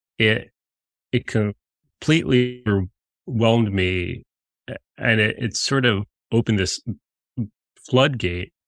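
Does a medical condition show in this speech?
Yes: stuttering; audible stuttering during interviews, noticed by listeners; here blocks.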